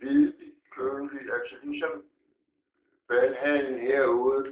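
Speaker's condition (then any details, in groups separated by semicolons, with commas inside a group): Parkinson's disease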